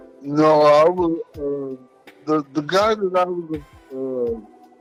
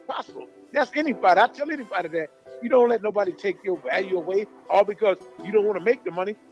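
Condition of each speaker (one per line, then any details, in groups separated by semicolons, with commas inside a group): Brain injury, mild; minor; slurred speech
No condition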